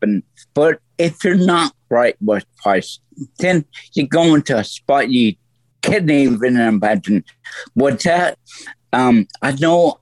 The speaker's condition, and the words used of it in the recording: Stroke. So I'm sorry about my voice, but this is what I was left with.